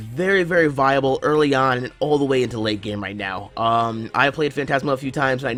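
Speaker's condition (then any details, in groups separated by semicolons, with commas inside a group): No condition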